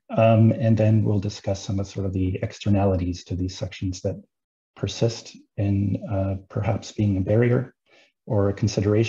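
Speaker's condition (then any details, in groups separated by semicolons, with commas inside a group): No condition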